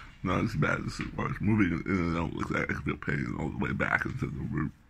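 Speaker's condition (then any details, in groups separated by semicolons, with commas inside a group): Glossectomy with reconstructed tongue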